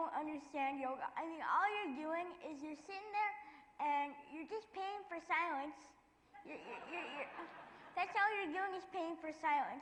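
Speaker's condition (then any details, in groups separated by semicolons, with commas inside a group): Cerebral palsy; wheelchair user; speech, physical, occupational therapy, muscle relaxant, past surgery complications; sometimes hard to understand, partly from muscle relaxant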